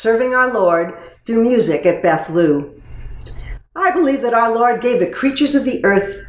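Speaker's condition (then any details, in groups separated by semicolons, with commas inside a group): No condition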